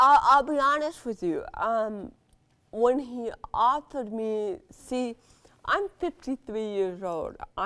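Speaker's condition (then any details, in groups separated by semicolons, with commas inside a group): Cerebral palsy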